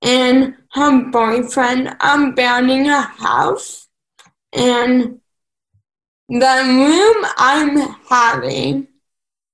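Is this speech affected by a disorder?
Yes: cerebral palsy; needs help with grooming and household tasks.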